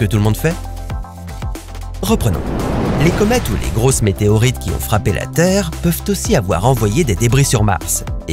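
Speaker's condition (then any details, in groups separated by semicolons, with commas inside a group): No condition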